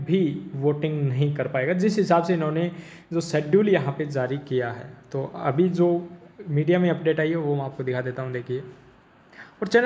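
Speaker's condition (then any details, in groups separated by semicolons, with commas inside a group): No condition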